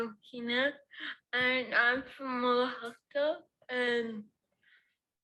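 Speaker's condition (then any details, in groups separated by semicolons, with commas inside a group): Cerebral palsy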